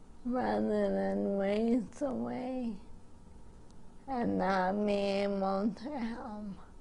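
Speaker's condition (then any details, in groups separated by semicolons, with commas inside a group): Advanced stage multiple sclerosis, severe; advanced stage, slowly progressive, diagnosed about 16 years ago; small fading voice, barely speaks when exhausted, restraints to sit, breathe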